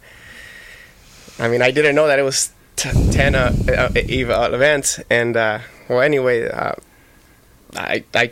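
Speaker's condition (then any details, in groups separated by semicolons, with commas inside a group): Stuttering; stutter and speech impediment from birth, improved gradually, not expected to fully go away; still stutters, improved over time, talking publicly a big challenge; much worse in childhood, once could not say a single sentence, hit head from frustration; repeated sounds, prolonged sounds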